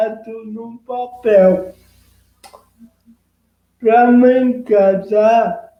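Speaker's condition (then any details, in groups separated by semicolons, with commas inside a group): Cerebral palsy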